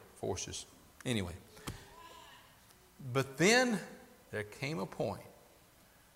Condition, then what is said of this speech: None; typical speech.